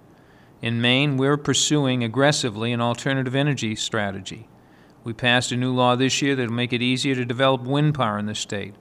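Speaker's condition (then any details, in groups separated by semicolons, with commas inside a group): No condition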